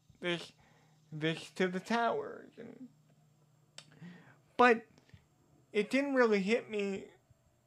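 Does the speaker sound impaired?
Yes: cerebral palsy; diagnosed at age 2.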